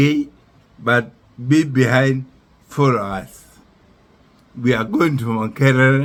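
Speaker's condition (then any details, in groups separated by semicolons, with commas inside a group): Neurological disease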